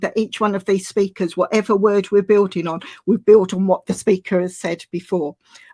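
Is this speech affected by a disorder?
No.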